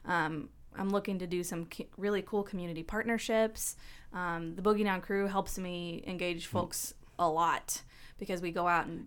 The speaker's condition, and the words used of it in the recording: None; typical speech.